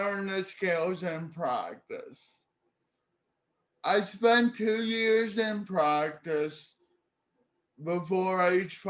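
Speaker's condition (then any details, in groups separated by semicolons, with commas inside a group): Cerebral palsy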